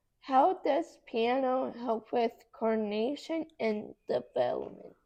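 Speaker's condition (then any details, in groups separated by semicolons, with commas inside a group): Cerebral palsy; affects muscles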